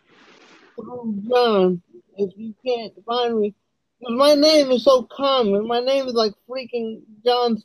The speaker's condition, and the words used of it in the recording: Cerebral palsy. I know there's software, speaking software, to help me write, but for some reason my speech pattern can't go as fast as my thoughts, if that makes sense.